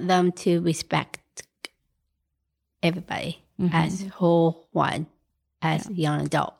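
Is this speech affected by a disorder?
Yes: Down syndrome; adult woman.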